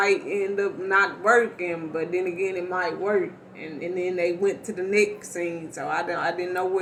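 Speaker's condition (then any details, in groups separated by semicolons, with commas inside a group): Cerebral palsy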